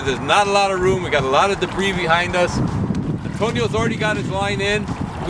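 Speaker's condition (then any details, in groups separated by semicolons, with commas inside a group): No condition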